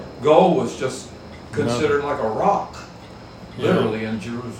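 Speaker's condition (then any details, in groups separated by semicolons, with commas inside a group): No condition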